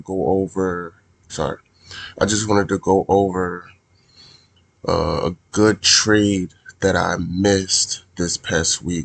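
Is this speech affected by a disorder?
No.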